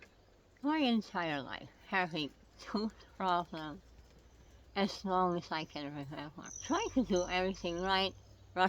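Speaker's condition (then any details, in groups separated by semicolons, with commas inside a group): Oral cancer; tracheostomy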